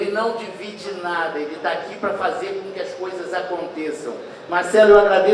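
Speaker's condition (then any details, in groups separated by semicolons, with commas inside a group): No condition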